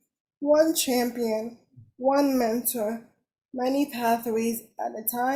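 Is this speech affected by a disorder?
Yes: cerebral palsy; uses wheelchair.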